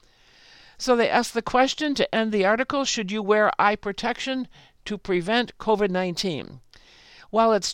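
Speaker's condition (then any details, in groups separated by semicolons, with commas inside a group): No condition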